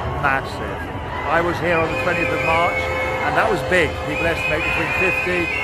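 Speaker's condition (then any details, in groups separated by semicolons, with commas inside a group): No condition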